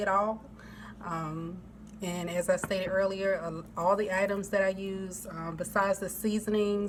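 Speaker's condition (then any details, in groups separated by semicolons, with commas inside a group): No condition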